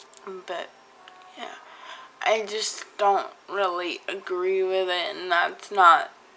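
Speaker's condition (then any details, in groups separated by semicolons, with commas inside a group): Cerebral palsy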